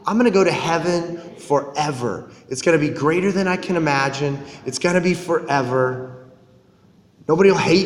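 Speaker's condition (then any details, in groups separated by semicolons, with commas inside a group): No condition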